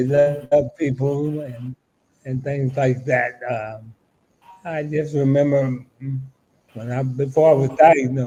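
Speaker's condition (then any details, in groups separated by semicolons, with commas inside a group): ALS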